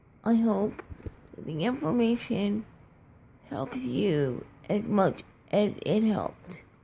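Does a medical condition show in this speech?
Yes: cerebral palsy, triplegia.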